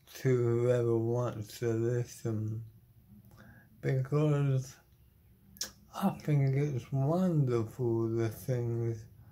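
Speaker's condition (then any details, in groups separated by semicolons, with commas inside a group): Motor neuron disease; terminal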